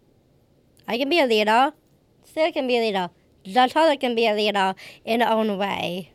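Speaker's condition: Down syndrome; age 31

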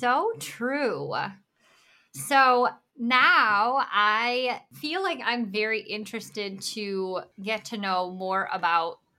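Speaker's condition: Bilateral cleft lip and palate; congenital

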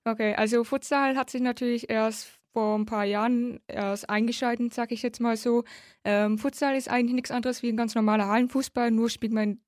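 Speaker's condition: Hard of hearing since birth, congenital, cochlear implant, severe; left cochlear implant since age nine

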